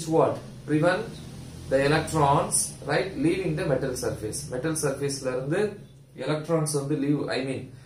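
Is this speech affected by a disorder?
No.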